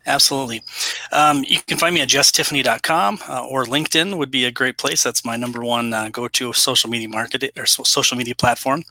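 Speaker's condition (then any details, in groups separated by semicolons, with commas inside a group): No condition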